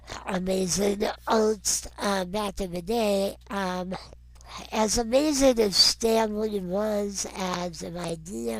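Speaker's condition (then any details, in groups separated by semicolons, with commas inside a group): Non-progressive muscular dystrophy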